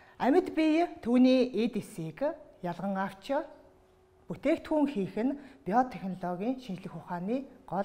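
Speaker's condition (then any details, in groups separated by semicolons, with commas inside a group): No condition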